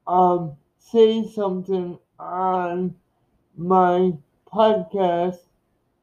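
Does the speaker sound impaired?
Yes: cerebral palsy.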